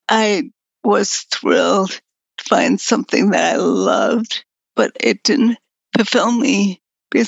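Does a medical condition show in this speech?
Yes: progressive multiple sclerosis; quadriplegic, no hand use, walker to scooter to wheelchairs, talking harder as disease progressed; slowly worsening, latest change is lack of voice, needs caffeine from chocolate or coffee to talk; voice up and down, in and out with pulmonary muscle strength, sometimes no voice, assistant speaks.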